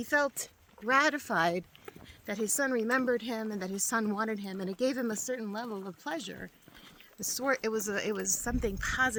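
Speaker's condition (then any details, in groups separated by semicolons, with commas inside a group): No condition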